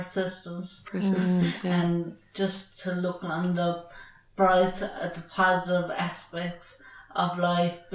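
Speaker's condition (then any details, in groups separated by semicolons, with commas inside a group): Traumatic brain injury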